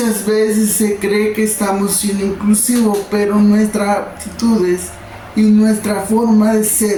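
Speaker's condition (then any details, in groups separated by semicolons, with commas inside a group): Cerebral palsy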